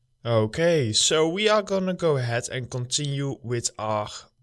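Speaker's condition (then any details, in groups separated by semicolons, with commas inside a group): No condition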